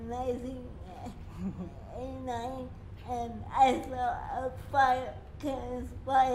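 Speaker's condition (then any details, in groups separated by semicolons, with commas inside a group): Cerebral palsy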